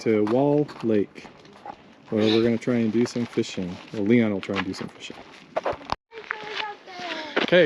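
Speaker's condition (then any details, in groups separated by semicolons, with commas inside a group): No condition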